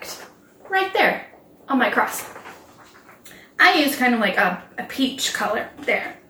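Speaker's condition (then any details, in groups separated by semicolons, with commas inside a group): No condition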